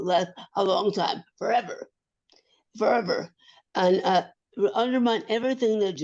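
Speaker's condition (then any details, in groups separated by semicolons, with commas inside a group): Acquired brain injury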